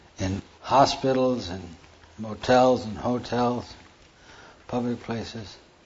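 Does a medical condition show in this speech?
Yes: Parkinson's; hand tremor during talk.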